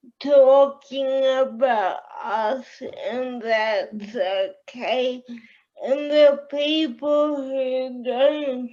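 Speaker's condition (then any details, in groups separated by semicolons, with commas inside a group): Cerebral palsy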